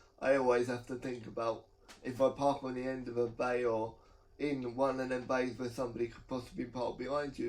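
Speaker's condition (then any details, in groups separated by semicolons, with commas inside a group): Cerebral palsy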